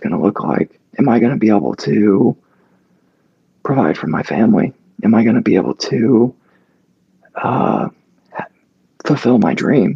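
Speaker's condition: Mixed spasmodic dysphonia, mixed (abductor and adductor); once lost voice completely

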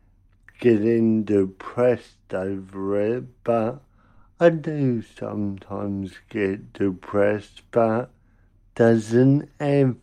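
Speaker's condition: Cerebral palsy; congenital

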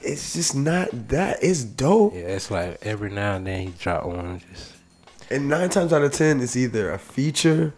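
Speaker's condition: No condition

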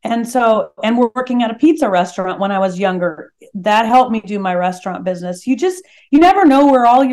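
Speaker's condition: No condition

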